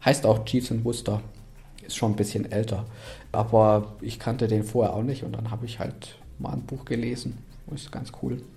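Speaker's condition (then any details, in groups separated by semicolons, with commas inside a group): No condition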